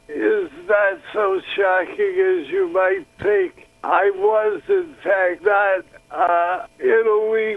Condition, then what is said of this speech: Parkinson's disease. I hear it played back as it used to be.